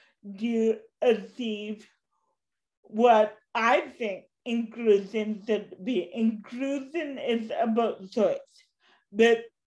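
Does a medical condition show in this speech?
Yes: cerebral palsy.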